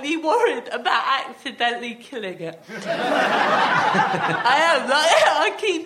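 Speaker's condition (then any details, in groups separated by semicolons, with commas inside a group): Athetoid cerebral palsy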